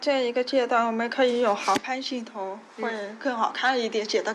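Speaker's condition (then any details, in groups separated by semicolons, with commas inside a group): Hearing impairment; hearing loss from childhood accident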